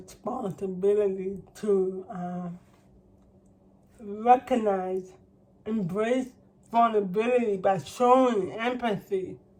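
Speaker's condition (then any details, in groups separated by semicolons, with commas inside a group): Cerebral palsy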